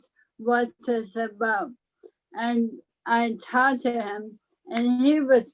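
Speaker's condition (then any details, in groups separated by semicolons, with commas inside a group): ALS; slight speech impairment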